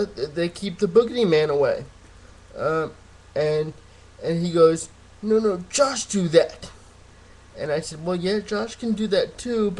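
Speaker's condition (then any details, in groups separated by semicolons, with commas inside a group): Cerebral palsy, spastic diplegia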